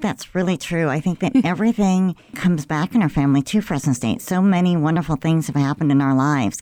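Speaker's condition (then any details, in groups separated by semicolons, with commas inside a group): Cleft lip and palate; congenital, present since birth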